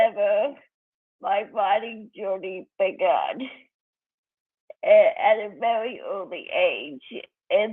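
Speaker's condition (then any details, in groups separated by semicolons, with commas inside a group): Cerebral palsy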